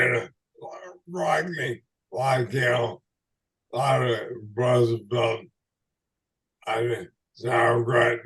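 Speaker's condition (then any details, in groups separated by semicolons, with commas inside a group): ALS/MND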